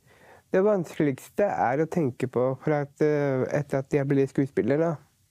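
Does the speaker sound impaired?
Yes: Down syndrome; present since birth; age 43.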